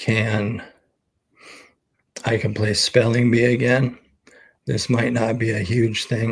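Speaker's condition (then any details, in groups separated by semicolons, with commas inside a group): ALS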